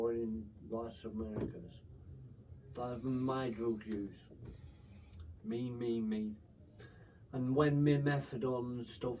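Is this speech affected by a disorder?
Yes: brain infection with surgery.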